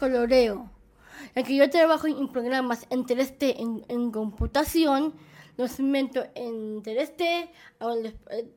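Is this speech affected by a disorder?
Yes: Down syndrome; present from birth.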